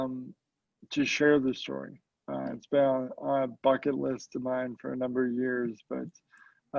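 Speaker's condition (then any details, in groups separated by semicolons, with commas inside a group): Cerebral palsy, mild; mild form affects speech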